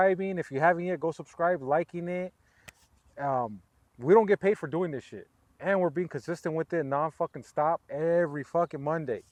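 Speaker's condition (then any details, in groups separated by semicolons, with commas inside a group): No condition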